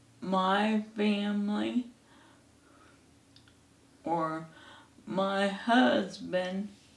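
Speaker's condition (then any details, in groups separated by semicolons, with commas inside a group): ALS; hand onset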